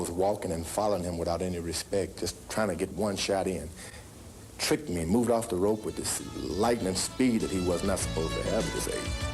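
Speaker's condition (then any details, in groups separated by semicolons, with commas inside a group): No condition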